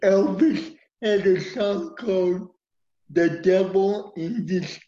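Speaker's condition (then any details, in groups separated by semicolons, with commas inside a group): Cerebral palsy; uses wheelchair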